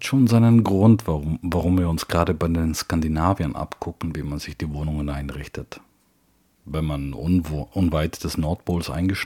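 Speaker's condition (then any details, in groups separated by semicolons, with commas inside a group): No condition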